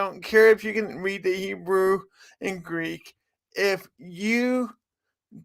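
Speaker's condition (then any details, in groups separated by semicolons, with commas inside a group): Cerebral palsy; from birth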